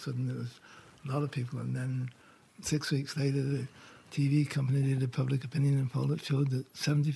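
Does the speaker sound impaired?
Yes: Parkinson's; diagnosed about 4 years ago.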